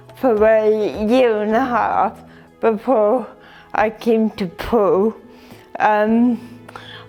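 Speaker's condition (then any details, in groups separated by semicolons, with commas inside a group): Cerebral palsy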